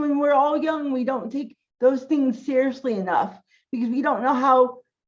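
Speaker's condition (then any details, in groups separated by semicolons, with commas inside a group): Cerebral palsy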